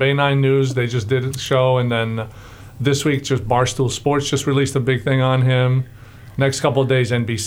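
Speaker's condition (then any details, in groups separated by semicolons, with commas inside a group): No condition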